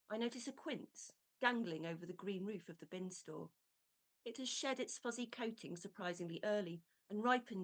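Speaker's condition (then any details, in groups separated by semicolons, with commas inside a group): No condition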